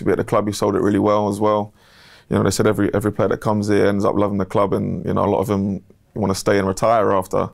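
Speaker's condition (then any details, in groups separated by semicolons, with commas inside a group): No condition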